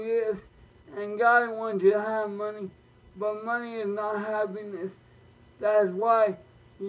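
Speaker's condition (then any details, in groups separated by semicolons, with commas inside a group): Cerebral palsy, spastic, mild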